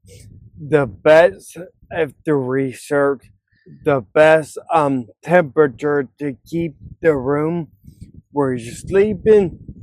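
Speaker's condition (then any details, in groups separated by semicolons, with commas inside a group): Ataxia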